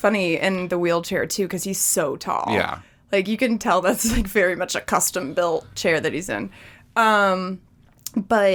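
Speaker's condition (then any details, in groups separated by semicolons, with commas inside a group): No condition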